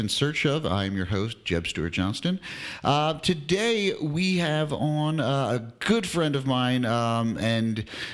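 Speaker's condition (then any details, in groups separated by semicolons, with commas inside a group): No condition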